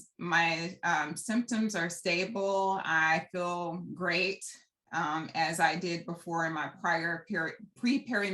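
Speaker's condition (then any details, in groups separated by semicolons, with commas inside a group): No condition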